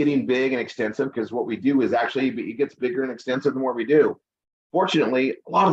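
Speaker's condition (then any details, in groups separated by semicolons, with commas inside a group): No condition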